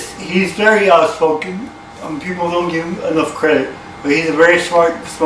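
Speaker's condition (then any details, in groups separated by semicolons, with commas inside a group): Cerebral palsy; from birth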